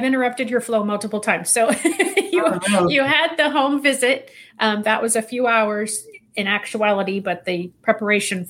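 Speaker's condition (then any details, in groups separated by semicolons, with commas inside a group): No condition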